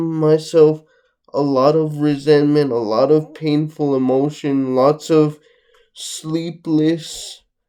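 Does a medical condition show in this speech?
Yes: cerebral palsy.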